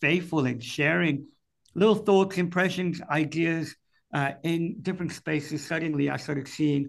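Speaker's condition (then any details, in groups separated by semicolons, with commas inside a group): Cleft palate; congenital cleft palate, speech and hearing impaired since birth, difficult childhood development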